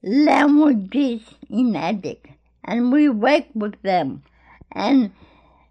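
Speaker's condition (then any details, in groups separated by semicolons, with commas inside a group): Cerebral palsy; had speech problems in childhood, began talking after attending Gruella school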